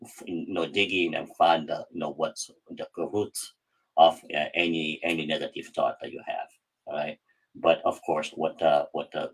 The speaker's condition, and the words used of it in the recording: Cleft palate. Every single word I said a million times before.